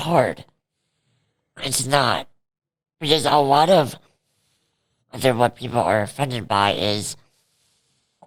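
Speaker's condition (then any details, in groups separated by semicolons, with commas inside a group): Cerebral palsy; present from birth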